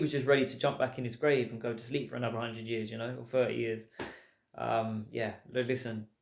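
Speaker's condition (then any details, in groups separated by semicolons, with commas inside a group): No condition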